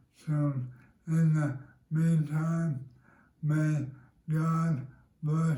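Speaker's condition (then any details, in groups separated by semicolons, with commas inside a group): ALS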